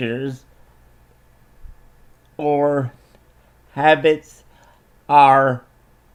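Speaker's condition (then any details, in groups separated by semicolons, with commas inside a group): Cerebral palsy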